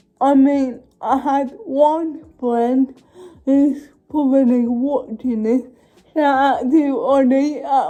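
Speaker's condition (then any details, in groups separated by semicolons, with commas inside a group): Cerebral palsy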